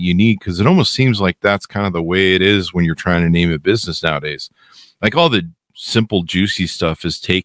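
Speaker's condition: No condition

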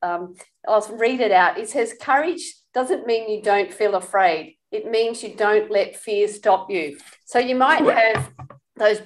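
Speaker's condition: No condition

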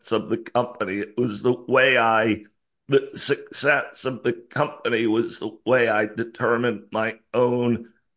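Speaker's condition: Spasmodic dysphonia; rare neurological voice disorder, no known cause or cure, sudden onset in 2010 while CEO; throat muscles spasm, squeeze and contract when talking, speaking extremely difficult, learned to talk less

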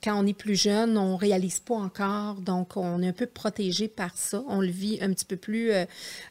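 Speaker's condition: No condition

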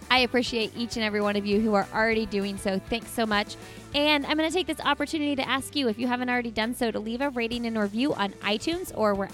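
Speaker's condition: No condition

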